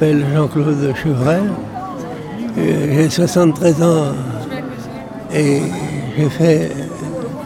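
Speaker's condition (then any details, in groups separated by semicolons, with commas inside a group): Parkinson's disease; no teeth left due to bone weakening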